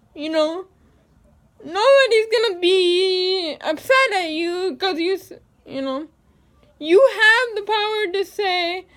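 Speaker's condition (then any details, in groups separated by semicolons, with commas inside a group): Cerebral palsy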